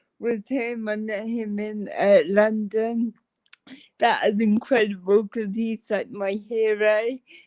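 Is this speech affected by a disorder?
Yes: cerebral palsy.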